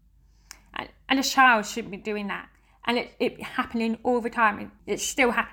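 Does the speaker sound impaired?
Yes: deafness; hears song beat and singing but not words, heavy metal rock indistinct, uses sign language.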